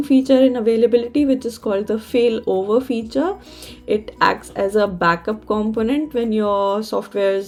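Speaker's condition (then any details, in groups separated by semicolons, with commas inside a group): No condition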